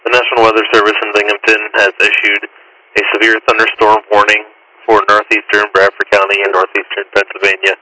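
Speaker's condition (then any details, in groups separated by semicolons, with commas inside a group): No condition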